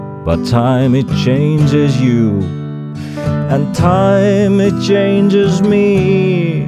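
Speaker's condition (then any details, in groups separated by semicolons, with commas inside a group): No condition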